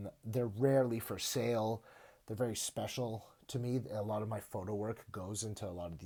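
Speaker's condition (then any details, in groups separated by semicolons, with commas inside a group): No condition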